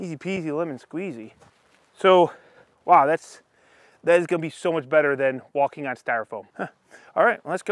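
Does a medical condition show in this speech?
No.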